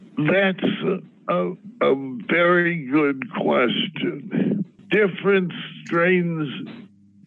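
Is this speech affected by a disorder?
Yes: Parkinson's disease; medical cannabis for Parkinson's symptoms.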